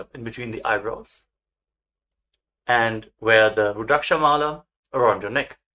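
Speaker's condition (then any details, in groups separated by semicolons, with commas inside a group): No condition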